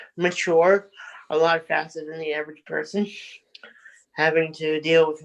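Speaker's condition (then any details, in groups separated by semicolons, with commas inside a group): Cerebral palsy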